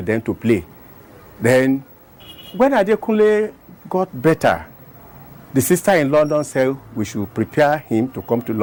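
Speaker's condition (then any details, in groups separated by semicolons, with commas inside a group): No condition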